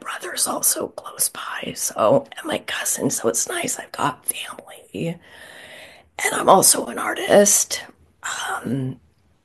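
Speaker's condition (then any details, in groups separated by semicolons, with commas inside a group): Spasmodic dysphonia; neurological voice disorder, Vocal cord spasms seen on nasal scope, onset at speaking panel, cause unclear; voice dried then lost, vowels hard, at worst inaudible, hard to talk and breathe, long whispering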